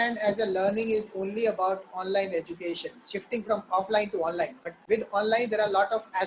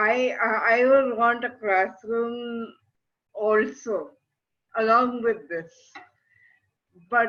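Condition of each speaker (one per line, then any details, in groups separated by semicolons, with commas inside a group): No condition
Cerebral palsy; caused by encephalitis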